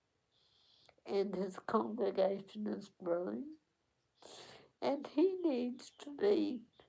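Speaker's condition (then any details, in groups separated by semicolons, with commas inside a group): Cerebral palsy; onset at 8 days old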